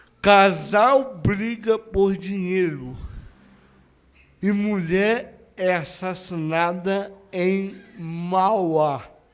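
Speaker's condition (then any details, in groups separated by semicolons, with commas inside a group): Cerebral palsy; years of speech therapy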